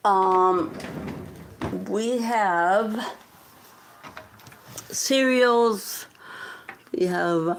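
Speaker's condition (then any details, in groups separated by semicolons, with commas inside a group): Cerebral palsy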